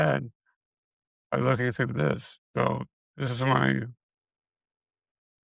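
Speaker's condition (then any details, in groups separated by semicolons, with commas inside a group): Multiple system atrophy; central hypoventilation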